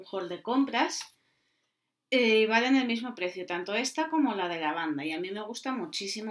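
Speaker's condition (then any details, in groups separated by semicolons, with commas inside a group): No condition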